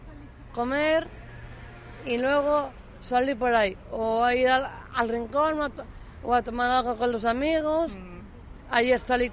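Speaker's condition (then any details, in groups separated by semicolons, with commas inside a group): Down syndrome; intellectual disability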